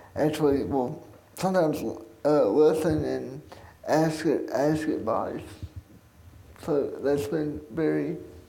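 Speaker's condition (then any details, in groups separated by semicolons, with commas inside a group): Cerebral palsy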